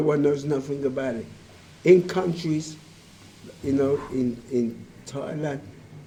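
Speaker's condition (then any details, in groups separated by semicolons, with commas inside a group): Motor neurone disease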